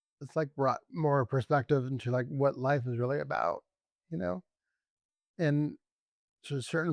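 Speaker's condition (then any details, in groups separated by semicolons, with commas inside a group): ALS; voice still present, voice banked, attends speech therapy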